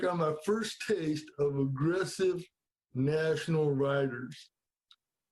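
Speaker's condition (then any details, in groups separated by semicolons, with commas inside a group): Cerebral palsy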